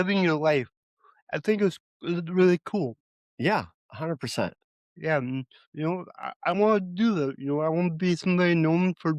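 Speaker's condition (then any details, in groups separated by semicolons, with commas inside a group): Cerebral palsy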